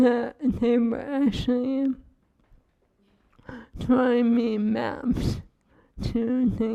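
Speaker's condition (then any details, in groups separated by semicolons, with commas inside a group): ALS; cannot eat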